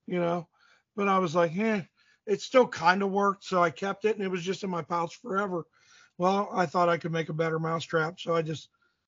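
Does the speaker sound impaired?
No.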